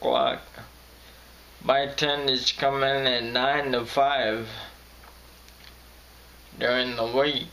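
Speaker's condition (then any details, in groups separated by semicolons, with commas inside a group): Friedreich's ataxia; voice crackles when stressed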